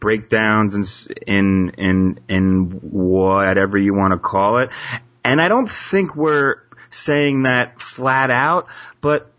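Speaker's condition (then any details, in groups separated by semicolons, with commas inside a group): Stuttering; person who stutters; in psychotherapy, helping with letting go and accepting stuttering; stutter-like tension when signing own name, worse under pressure or with people watching; repeated words, prolonged sounds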